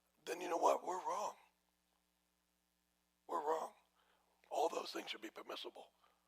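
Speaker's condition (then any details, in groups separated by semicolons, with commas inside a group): No condition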